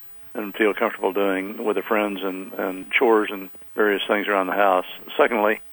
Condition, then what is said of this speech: Parkinson's disease. I don't have the tremors, but I've got micrographia, small handwriting, and I've got some other low voice and a couple other things.